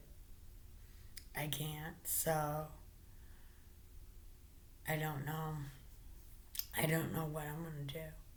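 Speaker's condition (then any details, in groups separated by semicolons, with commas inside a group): Brain injury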